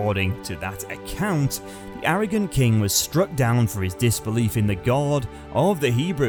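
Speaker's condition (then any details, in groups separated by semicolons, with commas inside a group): No condition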